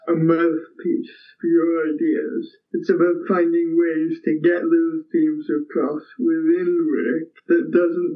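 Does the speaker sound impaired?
Yes: cerebral palsy; cerebral palsy from brain damage at birth, physical only, affects walking and balance; speech impairment, affects speech and swallowing.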